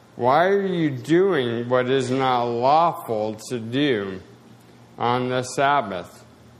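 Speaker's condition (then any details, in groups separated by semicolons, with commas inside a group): Spasticity, mild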